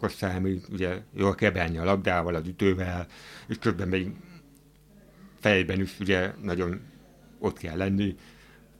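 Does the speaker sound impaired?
Yes: hard of hearing; hearing aid mentioned.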